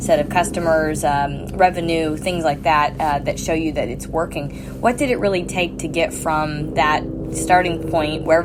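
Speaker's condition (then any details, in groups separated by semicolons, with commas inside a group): No condition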